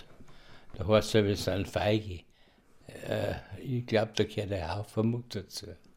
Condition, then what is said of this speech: Parkinson's disease. Manches kann ich noch normal machen, aber langsamer. Wie zum Beispiel reden.